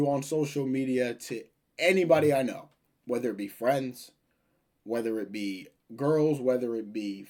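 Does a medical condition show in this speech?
No.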